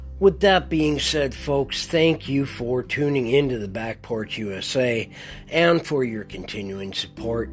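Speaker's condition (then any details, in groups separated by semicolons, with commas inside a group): No condition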